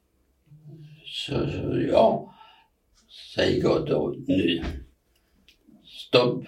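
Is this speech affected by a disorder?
Yes: aphasia; brain damage; hesitant speech with fillers and restarts, others cannot understand what is said; talking not as before, afraid to speak, knows what to say but words don't come out.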